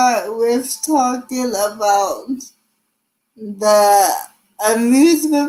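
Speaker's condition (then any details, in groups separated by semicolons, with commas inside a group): Cerebral palsy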